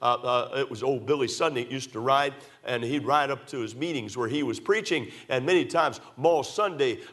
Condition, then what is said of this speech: No condition.